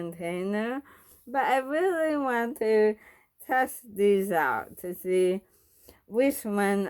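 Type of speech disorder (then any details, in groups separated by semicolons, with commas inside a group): Bulbar dysarthria; bulbar onset ALS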